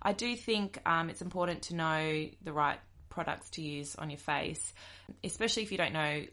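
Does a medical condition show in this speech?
No.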